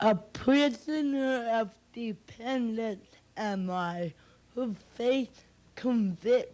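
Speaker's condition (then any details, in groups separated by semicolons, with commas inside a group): Cerebral palsy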